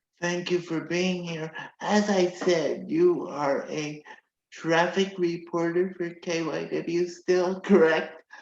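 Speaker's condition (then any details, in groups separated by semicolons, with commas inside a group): Cerebral palsy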